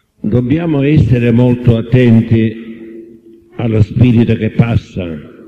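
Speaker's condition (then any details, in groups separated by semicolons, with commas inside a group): No condition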